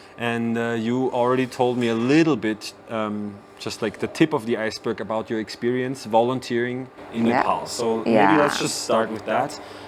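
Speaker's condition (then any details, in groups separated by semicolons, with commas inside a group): No condition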